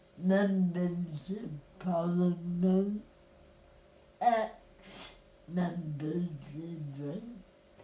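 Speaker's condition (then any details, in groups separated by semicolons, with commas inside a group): Cerebral palsy; spastic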